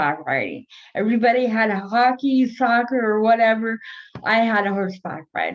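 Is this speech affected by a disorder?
Yes: cerebral palsy.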